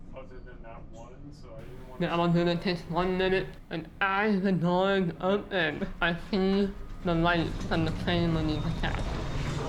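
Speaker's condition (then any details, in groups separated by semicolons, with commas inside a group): Muscular dystrophy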